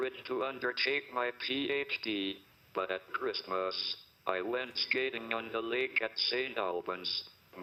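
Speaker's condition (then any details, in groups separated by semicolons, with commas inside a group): Motor neuron disease, speech-generating device; tracheostomy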